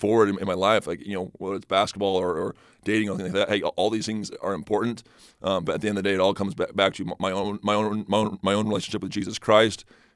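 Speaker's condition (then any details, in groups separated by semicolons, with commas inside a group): Stutter; stutters off the cuff, trips over words, can't get a word out, less when prepared and confident; repeated sounds, repeated words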